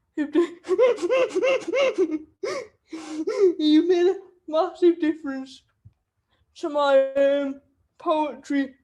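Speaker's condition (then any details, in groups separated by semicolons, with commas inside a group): Cerebral palsy; wheelchair user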